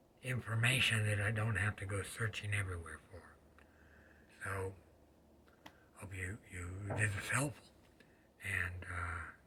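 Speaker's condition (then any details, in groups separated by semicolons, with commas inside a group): Laryngeal cancer, vocal cord paralysis; lump on left vocal cord, left vocal cord paralyzed; refused chemotherapy and radiation, slight progression, metabolic therapy; cannot talk, paralyzed vocal cord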